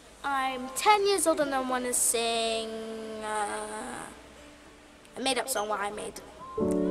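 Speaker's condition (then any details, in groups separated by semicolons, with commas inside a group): No condition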